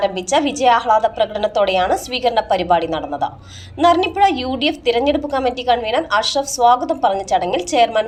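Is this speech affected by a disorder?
No.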